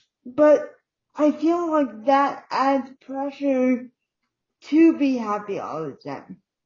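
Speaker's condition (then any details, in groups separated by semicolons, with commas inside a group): Cerebral palsy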